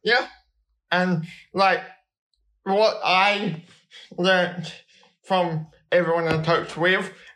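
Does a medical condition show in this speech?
Yes: cerebral palsy; Cerebral Palsy Alliance until about seven.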